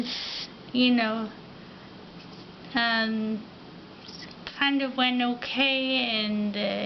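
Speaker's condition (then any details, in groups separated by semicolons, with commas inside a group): Ataxia; affects mouth and tongue coordination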